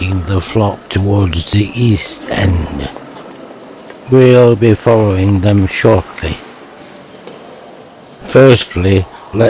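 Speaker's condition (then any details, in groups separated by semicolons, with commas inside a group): Motor neuron disease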